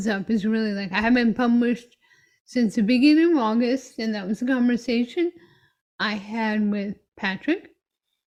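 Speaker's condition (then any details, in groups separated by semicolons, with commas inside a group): Myotonic dystrophy; progressive muscular disease affecting mobility; weaker, low energy, changing mobility, acupuncture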